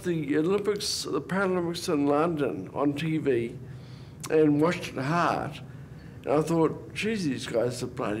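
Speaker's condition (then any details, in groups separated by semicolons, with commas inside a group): Multiple sclerosis; drunk-sounding speech as fatigue builds through day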